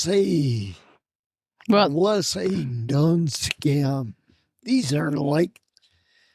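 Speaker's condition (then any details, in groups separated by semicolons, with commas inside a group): Spinocerebellar ataxia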